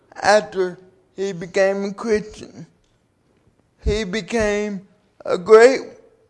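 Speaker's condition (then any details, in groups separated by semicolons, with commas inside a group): Cerebral palsy; due to birth complications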